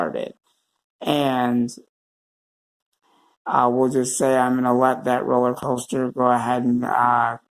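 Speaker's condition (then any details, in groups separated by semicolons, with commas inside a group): Cerebral palsy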